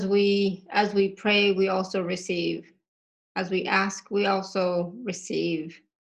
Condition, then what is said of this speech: None; typical speech.